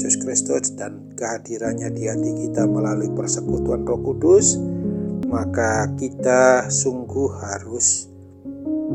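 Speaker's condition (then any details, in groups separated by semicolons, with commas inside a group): No condition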